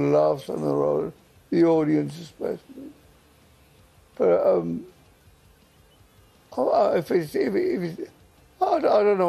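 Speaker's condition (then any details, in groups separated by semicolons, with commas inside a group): Parkinson's; controlled by medication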